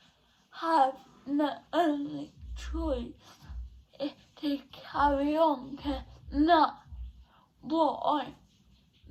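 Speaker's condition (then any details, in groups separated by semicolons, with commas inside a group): Cerebral palsy; not quadriplegic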